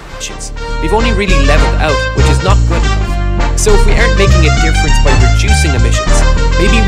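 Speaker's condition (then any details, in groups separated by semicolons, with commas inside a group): No condition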